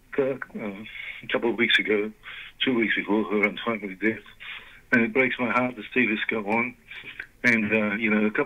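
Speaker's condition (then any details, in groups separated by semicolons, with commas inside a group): Parkinson's disease; diagnosed 2019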